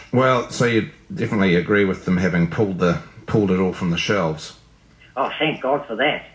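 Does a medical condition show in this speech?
No.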